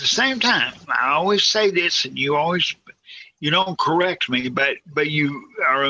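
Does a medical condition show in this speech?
Yes: cerebral palsy.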